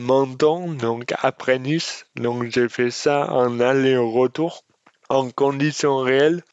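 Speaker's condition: Dystonia; congenital, from lack of brain oxygen at birth, diagnosed soon after, left forearm most affected; age 23, later worsening with new left arm pain, fluctuating pain, worse when tired; eloquence disorder caused by dystonia, alongside muscular disorder

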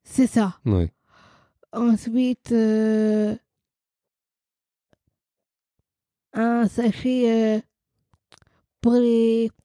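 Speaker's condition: Down syndrome, trisomy 21; genetic condition with an extra chromosome, also a cardiac condition, not allowed to carry heavy loads

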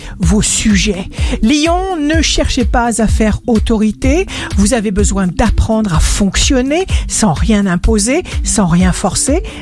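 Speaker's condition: No condition

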